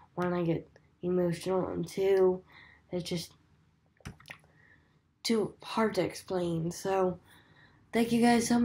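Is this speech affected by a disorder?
Yes: cerebral palsy.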